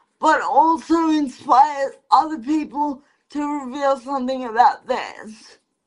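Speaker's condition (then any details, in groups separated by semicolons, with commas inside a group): Cerebral palsy; cerebral palsy affecting movement and posture, full-time wheelchair user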